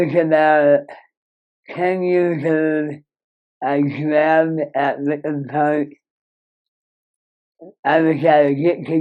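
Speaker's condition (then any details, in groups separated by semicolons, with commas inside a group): Moebius syndrome; severe nerve damage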